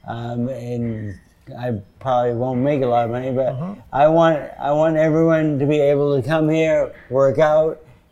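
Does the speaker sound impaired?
Yes: Parkinson's disease; sometimes.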